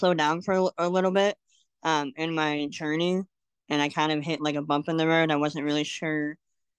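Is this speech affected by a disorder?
Yes: cleft lip and palate; congenital.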